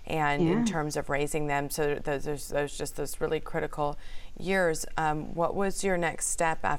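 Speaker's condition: No condition

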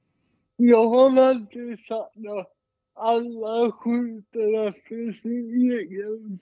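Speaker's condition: Cerebral palsy, mild

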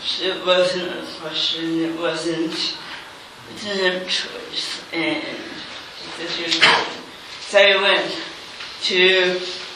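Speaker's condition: Cerebral palsy

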